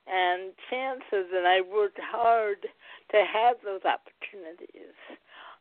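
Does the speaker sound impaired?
Yes: cerebral palsy, mild; heart rate dropped at delivery, not breathing at birth, 45 minutes to breathe, delayed motor milestones; mildly affects speech, physical and occupational therapy from early life.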